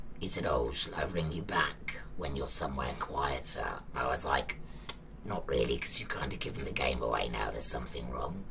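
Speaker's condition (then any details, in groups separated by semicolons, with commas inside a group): Laryngectomy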